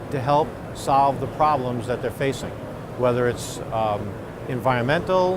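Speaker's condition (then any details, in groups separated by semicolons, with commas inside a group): No condition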